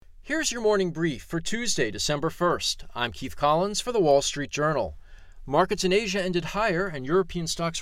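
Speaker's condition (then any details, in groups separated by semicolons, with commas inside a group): No condition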